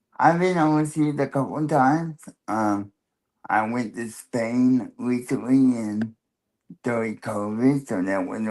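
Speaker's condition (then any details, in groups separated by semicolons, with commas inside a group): Cerebral palsy, spastic quadriplegia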